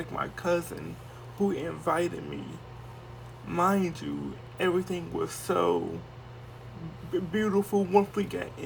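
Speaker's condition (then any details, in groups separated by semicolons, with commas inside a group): Cerebral palsy; wheelchair user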